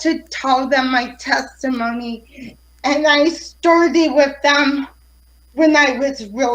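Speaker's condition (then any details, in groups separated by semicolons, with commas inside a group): Cerebral palsy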